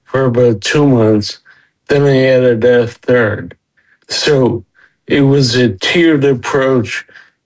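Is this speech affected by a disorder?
Yes: Friedreich's ataxia; diagnosed at age 19, onset with balance and gait problems, wheelchair user about 25 years; 28 years since diagnosis, progressive, on Skyclarys over 2 years, 3 pills daily, nystagmus slowed; hard-to-understand speech with progression, speech and swallowing improved on Skyclarys, more speech confidence.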